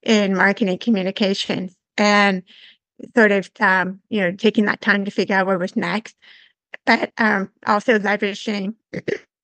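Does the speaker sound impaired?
Yes: severe to profound hearing loss; congenital, cochlear implant one side.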